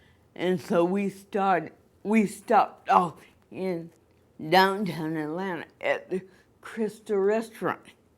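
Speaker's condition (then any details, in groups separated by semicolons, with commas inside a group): Cerebral palsy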